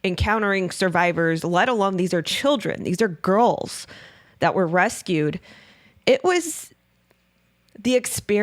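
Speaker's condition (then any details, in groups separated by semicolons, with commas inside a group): No condition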